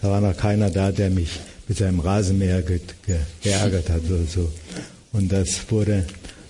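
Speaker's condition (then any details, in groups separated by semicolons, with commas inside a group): Parkinson's disease; began with resting hand tremor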